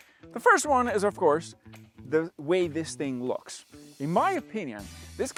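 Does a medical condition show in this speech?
No.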